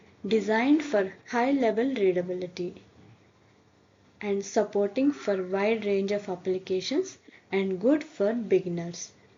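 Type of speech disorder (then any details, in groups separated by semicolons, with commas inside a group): None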